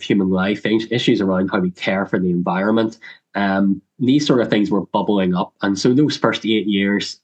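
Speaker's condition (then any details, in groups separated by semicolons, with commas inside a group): Cleft lip and palate; congenital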